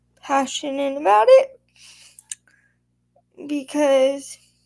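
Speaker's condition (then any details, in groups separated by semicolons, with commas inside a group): Quadriplegic spastic cerebral palsy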